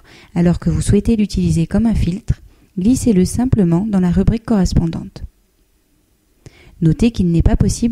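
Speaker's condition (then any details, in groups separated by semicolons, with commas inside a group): No condition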